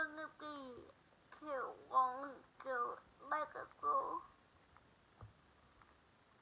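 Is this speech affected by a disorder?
Yes: cerebral palsy.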